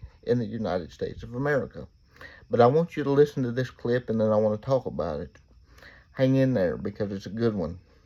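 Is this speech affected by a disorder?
Yes: cerebral palsy; reports speaking clearly.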